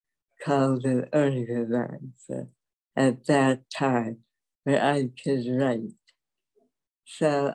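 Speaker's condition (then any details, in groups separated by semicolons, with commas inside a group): Dystonia; affects walking and speech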